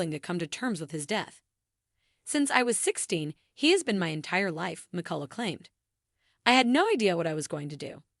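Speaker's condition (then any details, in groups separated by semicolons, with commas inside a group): No condition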